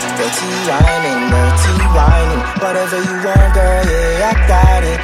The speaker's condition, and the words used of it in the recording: None; typical speech.